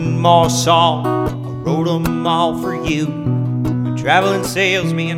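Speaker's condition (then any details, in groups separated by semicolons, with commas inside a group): No condition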